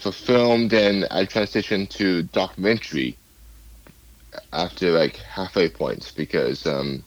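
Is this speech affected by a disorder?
Yes: cerebral palsy; cerebral palsy from birth, lifelong, affects speech and physical abilities; adult, past speech therapy, rock band video game from mother used alongside; hard for others to understand at first.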